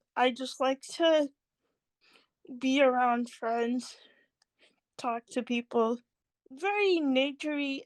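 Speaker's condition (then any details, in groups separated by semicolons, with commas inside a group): Cerebral palsy; from birth; nonverbal earlier in life, extensive therapy, now speaks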